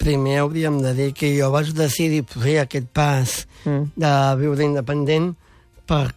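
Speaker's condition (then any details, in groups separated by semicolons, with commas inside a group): Down syndrome; congenital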